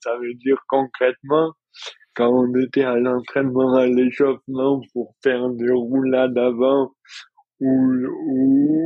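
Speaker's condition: Dystonia; involuntary muscle contractions

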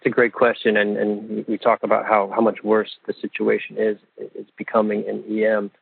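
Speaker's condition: No condition

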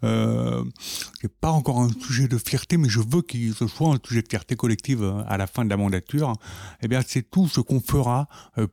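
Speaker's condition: Profound deafness from birth; profound congenital deafness, cued speech (LPC)

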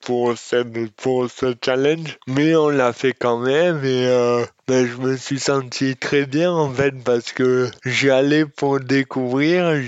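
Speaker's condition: Dystonia; congenital

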